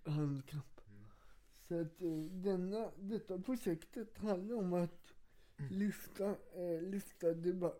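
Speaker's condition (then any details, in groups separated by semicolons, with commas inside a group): Cerebral palsy; wheelchair user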